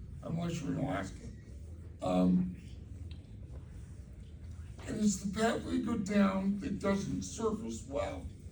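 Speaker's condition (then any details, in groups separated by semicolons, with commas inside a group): Cerebral palsy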